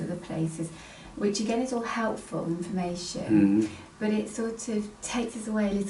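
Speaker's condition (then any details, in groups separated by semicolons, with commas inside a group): No condition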